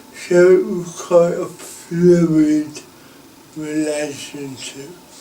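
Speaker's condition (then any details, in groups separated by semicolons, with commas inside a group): Cerebral palsy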